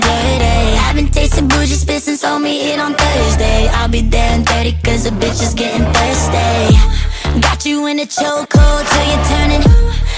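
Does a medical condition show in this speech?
No.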